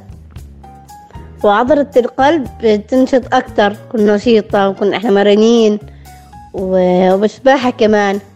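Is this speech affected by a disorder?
Yes: Down syndrome; Down syndrome from birth, born premature, heart stopped at birth, on ventilator as newborn; 23 years old, now in good health.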